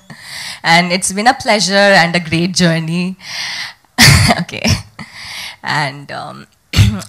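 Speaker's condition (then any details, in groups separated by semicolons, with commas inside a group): No condition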